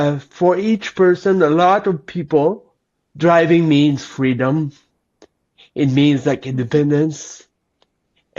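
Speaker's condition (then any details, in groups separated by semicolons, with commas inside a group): Cerebral palsy; lifelong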